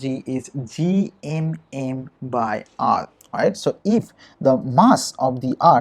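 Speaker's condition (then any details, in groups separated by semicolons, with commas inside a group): No condition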